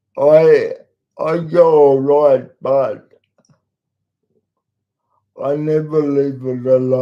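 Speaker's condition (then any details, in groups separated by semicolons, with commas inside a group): Cerebral palsy; talks slowly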